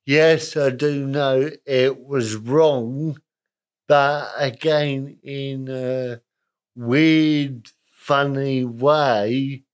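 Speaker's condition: Cerebral palsy, moderate; spastic, self-described middle range, delivery complications at birth, diagnosed in childhood; talks a bit funny

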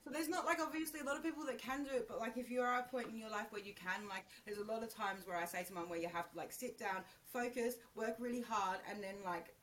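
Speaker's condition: No condition

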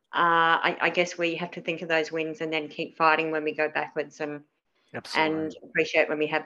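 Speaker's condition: Cleft palate; many surgeries

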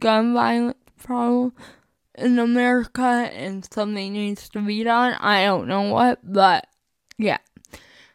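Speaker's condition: Spastic cerebral palsy, mixed, mostly spastic

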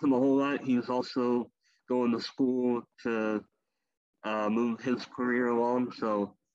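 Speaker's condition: Cleft lip and palate; rare genetic birth disorder

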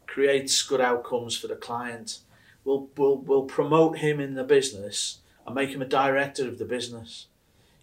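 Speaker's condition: No condition

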